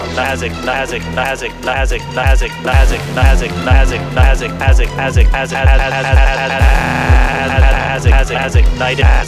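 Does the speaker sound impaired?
No.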